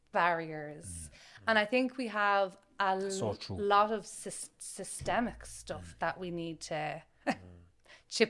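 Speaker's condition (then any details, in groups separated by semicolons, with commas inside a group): Stammer; stammer since childhood, group therapy in 20s, Dublin Adult Stuttering (DAS), Dr. Jonathan Linklater; stammers more when anxious, sometimes hides stammer, still fears being caught out; once tried passing as fluent, voluntary stammering since 20, early in interactions; repeated sounds, prolonged sounds, blocks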